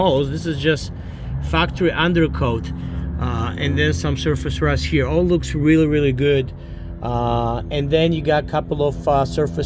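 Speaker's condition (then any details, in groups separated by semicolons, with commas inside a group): No condition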